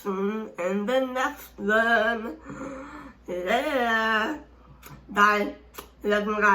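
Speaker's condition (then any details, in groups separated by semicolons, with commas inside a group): Speech impairment; hard to understand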